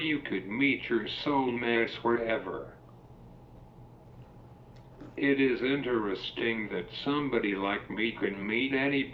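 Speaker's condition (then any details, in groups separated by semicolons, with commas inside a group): Cerebral palsy; quadriplegic, prenatal onset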